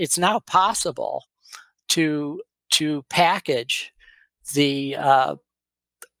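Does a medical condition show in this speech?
No.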